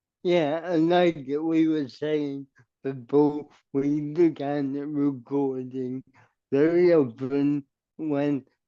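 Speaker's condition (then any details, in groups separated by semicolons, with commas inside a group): Cerebral palsy; permanent wheelchair user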